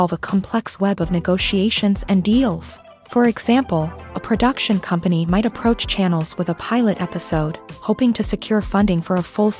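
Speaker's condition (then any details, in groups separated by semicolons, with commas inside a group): No condition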